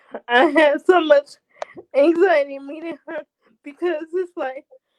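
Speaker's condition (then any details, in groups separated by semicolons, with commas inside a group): Cerebral palsy; all four limbs, uses wheelchair, baclofen pump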